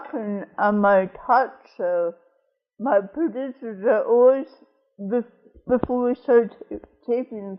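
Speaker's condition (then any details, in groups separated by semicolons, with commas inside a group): Cerebral palsy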